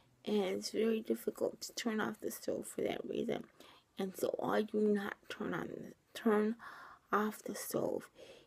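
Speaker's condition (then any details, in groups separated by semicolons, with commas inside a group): Cerebral palsy, triplegia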